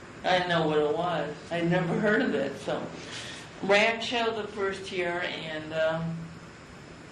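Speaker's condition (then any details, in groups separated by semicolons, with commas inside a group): Cerebral palsy; from birth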